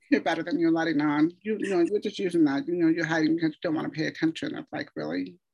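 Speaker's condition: Deafness, hard of hearing/deaf; voice difference often taken for foreign accent or sinus infection, once passed off as retainer

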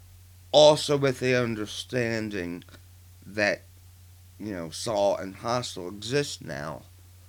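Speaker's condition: Partial glossectomy for tongue cancer; stage 3, 40% of right side of tongue removed, tracheotomy, neck lymph node spread, recurrence; about a year since onset, chemotherapy and radiation completed, healing, divot in neck

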